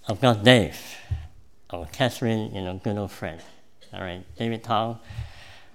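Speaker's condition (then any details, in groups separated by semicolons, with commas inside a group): Cleft palate; congenital cleft palate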